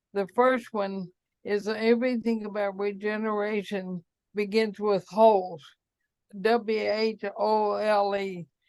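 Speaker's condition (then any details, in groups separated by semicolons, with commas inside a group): ALS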